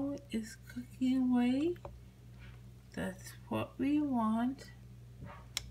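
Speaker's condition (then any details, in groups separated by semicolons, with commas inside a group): Bulbar ALS, bulbar onset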